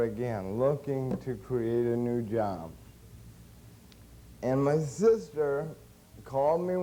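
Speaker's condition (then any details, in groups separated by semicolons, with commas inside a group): Cerebral palsy; since birth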